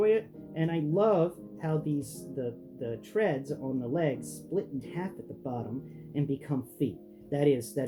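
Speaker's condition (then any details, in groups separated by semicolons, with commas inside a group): No condition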